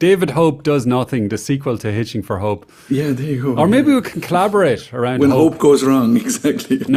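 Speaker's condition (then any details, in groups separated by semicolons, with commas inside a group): No condition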